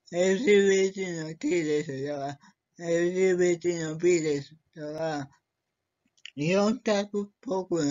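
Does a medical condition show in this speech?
Yes: cerebral palsy; severe, uses a wheelchair.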